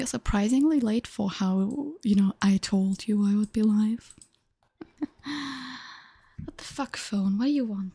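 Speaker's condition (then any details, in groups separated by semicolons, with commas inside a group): No condition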